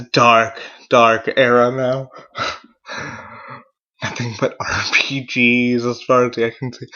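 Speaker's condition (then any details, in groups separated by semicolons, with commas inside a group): Cerebral palsy; mild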